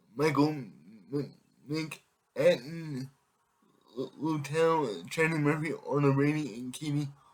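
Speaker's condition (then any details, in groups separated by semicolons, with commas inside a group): Cerebral palsy; able to speak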